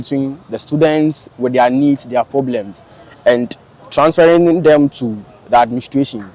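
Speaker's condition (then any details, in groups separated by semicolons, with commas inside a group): No condition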